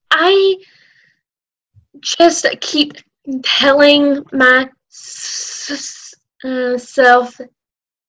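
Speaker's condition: Stuttering; childhood onset, school speech therapy since learning to talk; prolonged sounds, blocks

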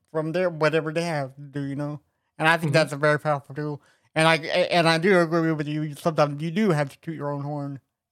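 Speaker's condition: Cerebral palsy; congenital

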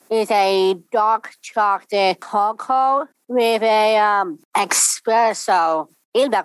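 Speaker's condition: Down syndrome; congenital

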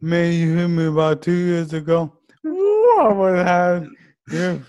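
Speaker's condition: ALS; some slurring

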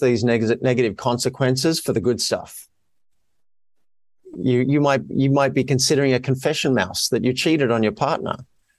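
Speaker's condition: No condition

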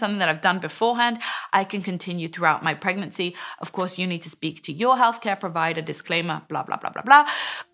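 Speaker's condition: No condition

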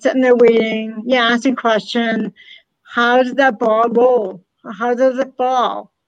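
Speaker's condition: Hard of hearing, cochlear implant; voicing sign language interpretation for deaf team

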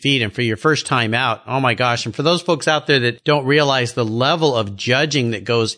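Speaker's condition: No condition

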